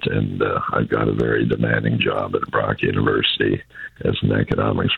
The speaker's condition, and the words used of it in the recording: Throat cancer. The most recent health issue I had was throat cancer, and it's affected my voice, of course, and also I